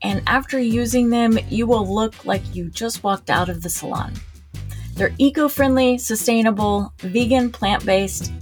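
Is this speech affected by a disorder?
No.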